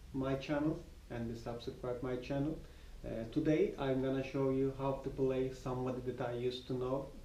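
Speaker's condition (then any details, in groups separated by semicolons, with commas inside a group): No condition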